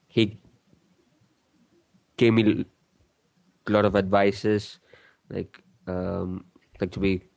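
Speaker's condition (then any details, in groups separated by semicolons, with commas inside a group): Stuttering; prolonged sounds, blocks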